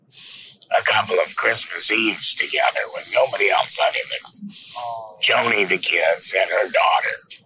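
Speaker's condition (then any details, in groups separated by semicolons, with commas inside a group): Laryngectomy; esophageal speech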